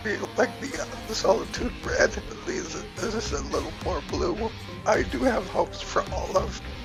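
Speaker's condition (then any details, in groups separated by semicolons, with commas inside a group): Cerebellar ataxia from brain tumour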